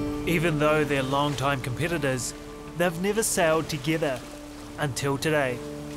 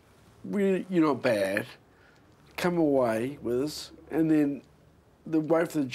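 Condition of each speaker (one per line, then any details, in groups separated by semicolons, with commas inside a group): No condition
Multiple sclerosis; progressive, diagnosed about 13 years ago; drunk-sounding speech as fatigue builds through day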